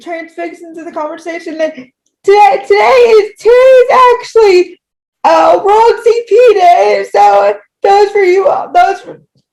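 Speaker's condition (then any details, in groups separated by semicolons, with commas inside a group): Cerebral palsy, spastic, mild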